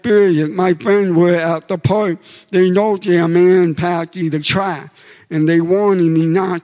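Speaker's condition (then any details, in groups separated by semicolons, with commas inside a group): Deafness; deaf since childhood, educated in oral program, discouraged from sign language, later learned sign; comfortable speaking and using own voice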